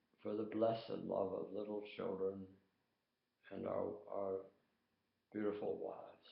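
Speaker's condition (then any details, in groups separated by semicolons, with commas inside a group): Tongue cancer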